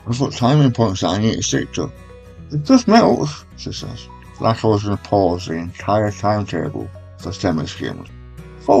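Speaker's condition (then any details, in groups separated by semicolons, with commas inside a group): Stage 4 tongue cancer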